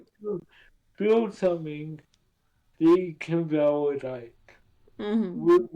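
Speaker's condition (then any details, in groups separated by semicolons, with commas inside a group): Cerebral palsy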